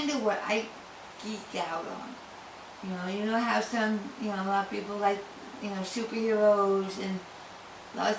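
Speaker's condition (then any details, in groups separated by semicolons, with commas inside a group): Tongue cancer; had speech therapy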